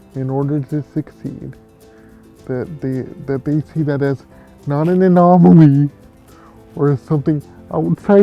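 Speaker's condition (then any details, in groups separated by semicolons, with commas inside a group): Cerebral palsy; from birth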